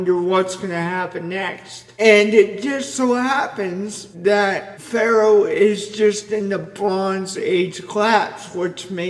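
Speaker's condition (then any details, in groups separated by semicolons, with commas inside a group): Cerebral palsy; only one hand usable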